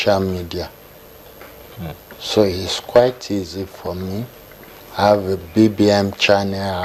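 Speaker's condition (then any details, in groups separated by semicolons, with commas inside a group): Cerebral palsy; affects movement and muscle tone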